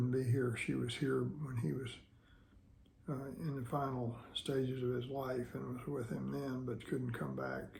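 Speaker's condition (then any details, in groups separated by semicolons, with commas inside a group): Parkinson's disease; persistent voice problem, thick saliva, frequent throat clearing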